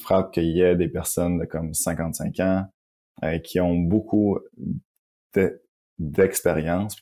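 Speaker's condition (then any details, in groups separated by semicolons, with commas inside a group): Stuttering; ongoing adult stuttering; prolonged sounds, blocks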